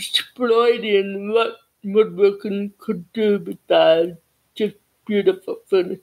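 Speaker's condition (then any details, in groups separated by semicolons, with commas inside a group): Cerebral palsy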